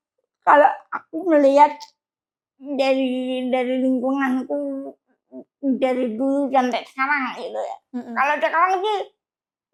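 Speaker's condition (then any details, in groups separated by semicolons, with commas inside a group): Cerebral palsy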